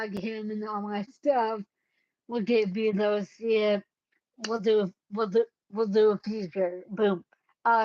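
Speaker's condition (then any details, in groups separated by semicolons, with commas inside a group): Cerebellar ataxia; caused by brain bleed, unsteady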